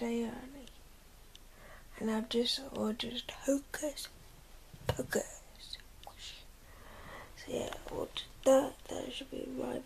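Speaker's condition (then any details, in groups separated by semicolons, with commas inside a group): Cerebral palsy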